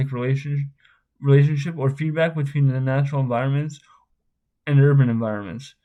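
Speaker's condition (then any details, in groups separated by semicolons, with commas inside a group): Spastic cerebral palsy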